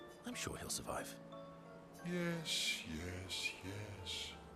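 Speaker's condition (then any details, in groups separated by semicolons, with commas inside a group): No condition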